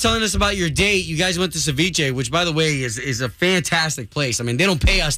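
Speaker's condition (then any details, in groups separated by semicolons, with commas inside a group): No condition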